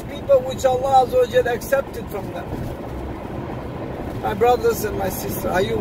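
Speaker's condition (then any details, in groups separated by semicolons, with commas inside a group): No condition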